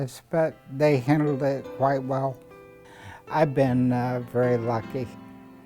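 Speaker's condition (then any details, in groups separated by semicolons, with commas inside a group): ALS; over two years since diagnosis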